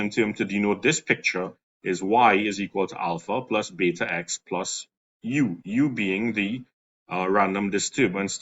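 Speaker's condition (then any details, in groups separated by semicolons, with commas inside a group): No condition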